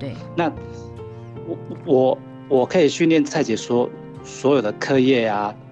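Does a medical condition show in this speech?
Yes: stuttering, mild speech impairment; stuttering since childhood; word and syllable repetitions; here repeated sounds, repeated words.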